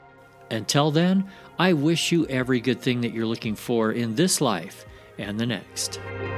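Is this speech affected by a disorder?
No.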